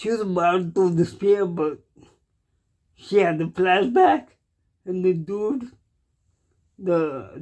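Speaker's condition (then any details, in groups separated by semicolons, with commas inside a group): Cerebral palsy; cannot walk, uses wheelchair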